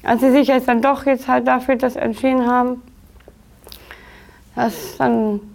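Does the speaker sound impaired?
Yes: Down syndrome.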